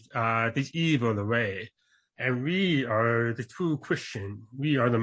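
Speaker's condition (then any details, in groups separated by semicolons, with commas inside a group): Deafness; congenital deafness, born deaf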